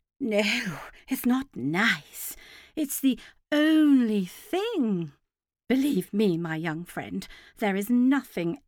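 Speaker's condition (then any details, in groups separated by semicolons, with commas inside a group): No condition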